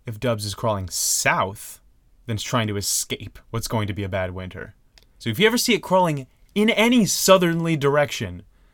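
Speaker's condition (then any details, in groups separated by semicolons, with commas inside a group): No condition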